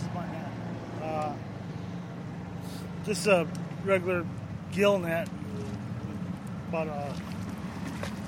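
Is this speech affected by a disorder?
No.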